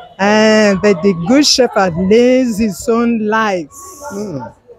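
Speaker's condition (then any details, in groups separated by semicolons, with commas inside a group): No condition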